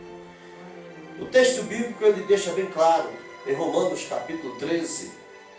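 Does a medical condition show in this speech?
No.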